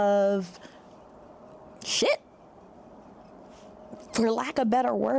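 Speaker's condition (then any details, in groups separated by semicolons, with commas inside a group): No condition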